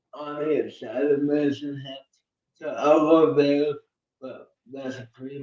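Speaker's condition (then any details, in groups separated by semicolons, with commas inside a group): Cerebral palsy; uses one hand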